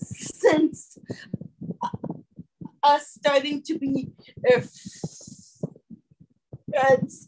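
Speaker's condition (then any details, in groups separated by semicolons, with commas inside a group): Stuttering; prolonged sounds, blocks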